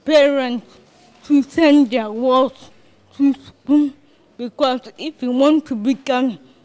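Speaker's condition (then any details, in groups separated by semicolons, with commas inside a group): Cerebral palsy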